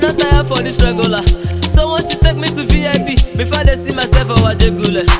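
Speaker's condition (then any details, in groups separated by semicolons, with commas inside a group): No condition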